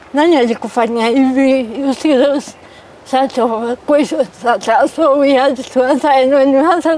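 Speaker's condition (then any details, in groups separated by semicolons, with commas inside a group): Cerebral palsy; from birth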